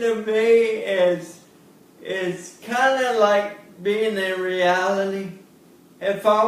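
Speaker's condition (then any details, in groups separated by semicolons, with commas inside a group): Cerebral palsy; since birth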